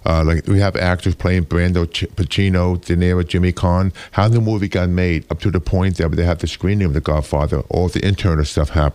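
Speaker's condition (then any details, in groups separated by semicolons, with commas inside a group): Hearing loss; severe speech impediment from childhood, Mr. Universe interview in Geneva unusable, worked changing speaking and voice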